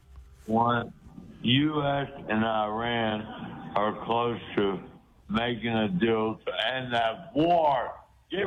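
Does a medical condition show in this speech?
Yes: speech impediment; cause unclear, stabbed by girlfriend and hit on head with ashtray years ago; unusually intelligible on this call, host understood every word.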